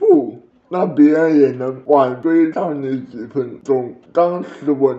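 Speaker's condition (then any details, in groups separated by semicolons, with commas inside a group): Cerebral palsy; some words unclear despite great effort to speak clearly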